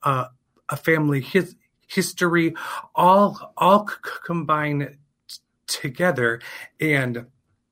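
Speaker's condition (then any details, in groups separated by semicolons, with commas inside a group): Stuttering; developmental stutter, onset around age three, persisted into adulthood, received speech therapy; stutters openly, comfortable with stuttering; repeated sounds, repeated words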